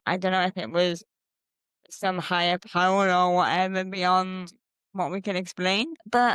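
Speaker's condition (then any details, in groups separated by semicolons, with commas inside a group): Cerebral palsy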